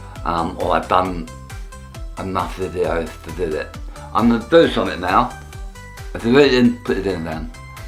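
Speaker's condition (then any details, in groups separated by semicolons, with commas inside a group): Tongue cancer; half tongue removed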